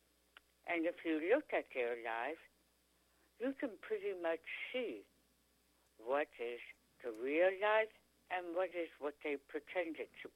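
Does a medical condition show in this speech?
Yes: tongue cancer; stage 4 tongue cancer, chronic sore throat symptom, Dr. Oxford removed three quarters of tongue, two surgeries; could not speak, swallow or eat after surgery, feeding tube, now speaks pretty clearly.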